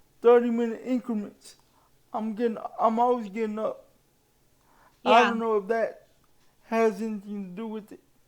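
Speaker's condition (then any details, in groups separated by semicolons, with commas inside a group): Cerebral palsy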